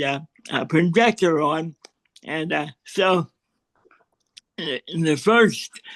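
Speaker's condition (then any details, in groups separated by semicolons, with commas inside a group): Cerebral palsy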